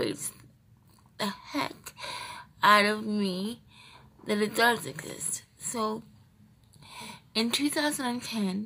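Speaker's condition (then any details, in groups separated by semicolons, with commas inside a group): Cerebral palsy, triplegia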